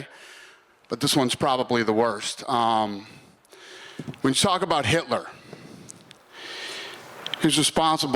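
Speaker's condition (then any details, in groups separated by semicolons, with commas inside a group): No condition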